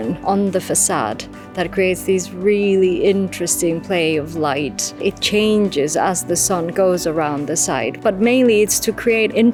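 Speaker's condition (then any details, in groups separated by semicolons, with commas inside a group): No condition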